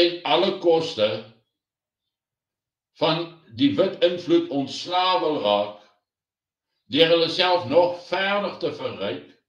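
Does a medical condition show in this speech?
No.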